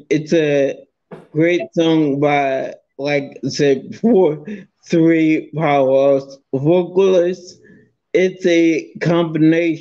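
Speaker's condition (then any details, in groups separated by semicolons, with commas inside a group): Multiple sclerosis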